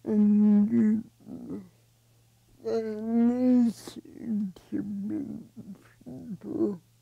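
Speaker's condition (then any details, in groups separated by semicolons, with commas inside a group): Cerebral palsy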